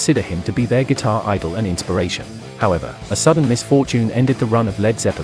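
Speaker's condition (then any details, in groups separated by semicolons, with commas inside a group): No condition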